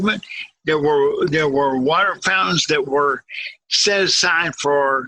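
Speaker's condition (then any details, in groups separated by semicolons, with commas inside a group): Cerebral palsy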